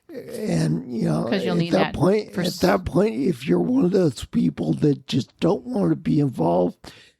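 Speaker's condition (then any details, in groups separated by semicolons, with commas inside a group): Spinocerebellar ataxia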